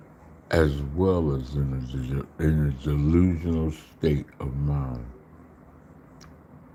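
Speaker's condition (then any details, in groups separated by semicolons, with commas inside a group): Slurred speech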